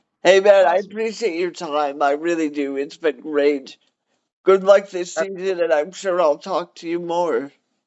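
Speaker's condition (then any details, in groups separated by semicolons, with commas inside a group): Cerebral palsy; cerebral palsy, wheelchair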